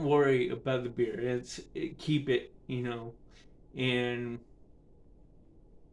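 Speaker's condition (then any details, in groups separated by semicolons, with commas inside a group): Cerebral palsy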